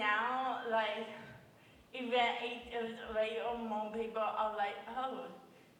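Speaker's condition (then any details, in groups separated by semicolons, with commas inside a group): Cerebral palsy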